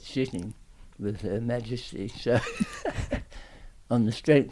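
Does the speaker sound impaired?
Yes: tongue cancer; aggressive tongue cancer.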